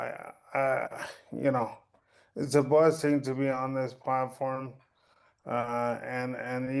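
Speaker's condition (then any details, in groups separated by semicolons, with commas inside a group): Cerebral palsy; since birth, birth complications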